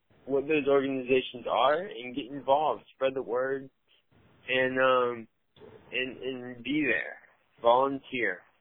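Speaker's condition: Cerebral palsy, mild; had speech therapy

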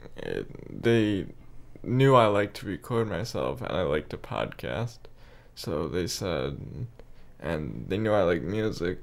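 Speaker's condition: Cerebral palsy, spastic quadriplegia

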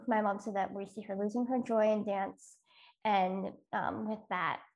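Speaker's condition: Cleft lip and palate

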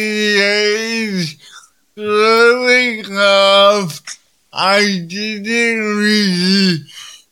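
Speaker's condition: Cerebral palsy; present from birth

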